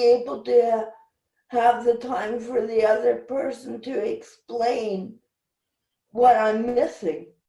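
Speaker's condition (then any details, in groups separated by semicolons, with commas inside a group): Cerebral palsy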